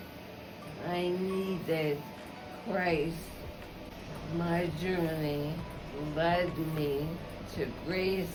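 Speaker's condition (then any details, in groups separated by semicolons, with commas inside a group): ALS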